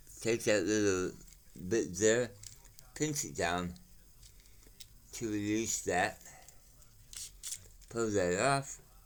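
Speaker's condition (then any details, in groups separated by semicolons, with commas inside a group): Mouth cancer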